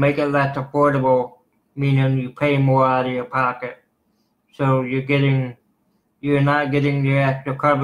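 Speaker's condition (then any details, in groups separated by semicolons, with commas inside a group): Cerebral palsy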